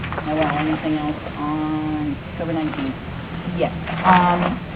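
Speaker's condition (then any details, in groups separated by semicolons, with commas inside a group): No condition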